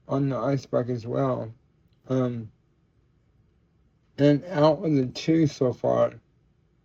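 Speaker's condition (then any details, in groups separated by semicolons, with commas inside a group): Cerebral palsy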